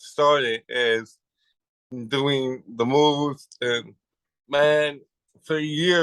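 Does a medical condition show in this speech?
Yes: cerebral palsy.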